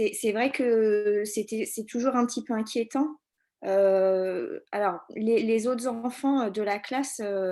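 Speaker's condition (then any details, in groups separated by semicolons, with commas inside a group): No condition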